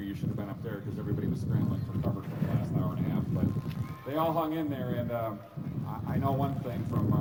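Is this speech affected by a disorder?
No.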